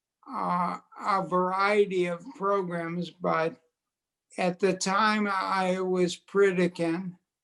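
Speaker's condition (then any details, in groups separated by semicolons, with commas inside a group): Multiple sclerosis; quadriplegic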